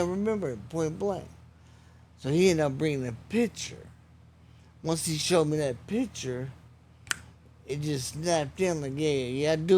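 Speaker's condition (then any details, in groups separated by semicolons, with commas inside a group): Traumatic brain injury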